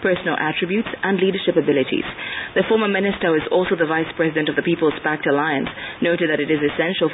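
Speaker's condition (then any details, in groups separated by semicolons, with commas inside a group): No condition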